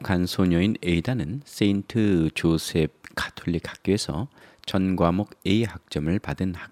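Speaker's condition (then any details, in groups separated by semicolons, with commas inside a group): No condition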